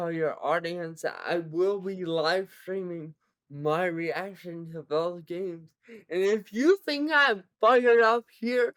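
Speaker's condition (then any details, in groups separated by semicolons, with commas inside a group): Cerebral palsy, severe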